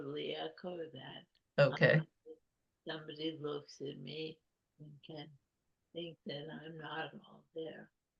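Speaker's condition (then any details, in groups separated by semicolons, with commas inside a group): ALS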